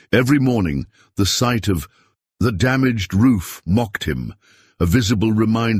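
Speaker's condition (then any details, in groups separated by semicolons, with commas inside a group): No condition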